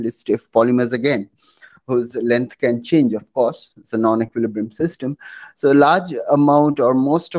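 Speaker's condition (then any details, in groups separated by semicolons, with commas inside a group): No condition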